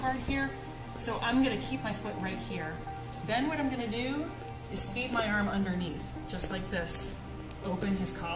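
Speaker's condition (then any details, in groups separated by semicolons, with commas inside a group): No condition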